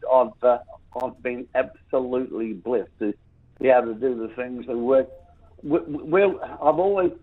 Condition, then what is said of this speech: Stuttering. The other side of the microphone, you've got me, who's a, who's a, an emotional, mumbling, stuttering idiot.